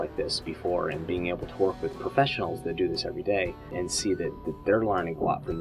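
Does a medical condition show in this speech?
No.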